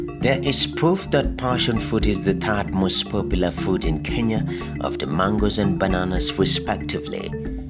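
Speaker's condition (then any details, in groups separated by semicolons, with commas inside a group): No condition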